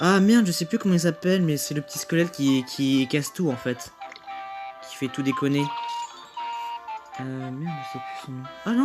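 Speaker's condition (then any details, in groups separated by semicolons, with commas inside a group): No condition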